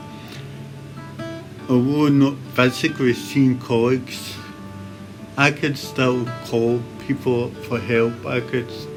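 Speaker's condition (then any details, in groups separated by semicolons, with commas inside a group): Cerebral palsy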